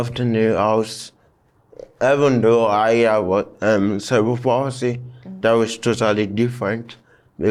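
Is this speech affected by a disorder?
Yes: cerebral palsy.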